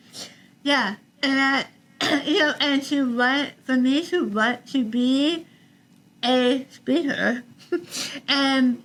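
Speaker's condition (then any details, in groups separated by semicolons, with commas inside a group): Tongue cancer, partial glossectomy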